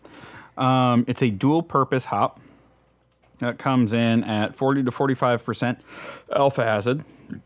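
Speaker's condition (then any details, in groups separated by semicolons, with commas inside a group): No condition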